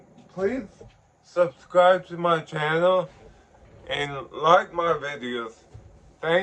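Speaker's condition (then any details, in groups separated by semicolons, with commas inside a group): Ataxic cerebral palsy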